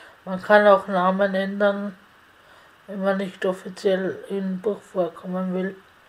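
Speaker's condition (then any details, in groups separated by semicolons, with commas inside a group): Spasticity from birth; multiple sclerosis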